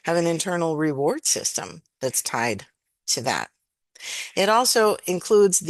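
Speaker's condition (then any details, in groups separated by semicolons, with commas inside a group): No condition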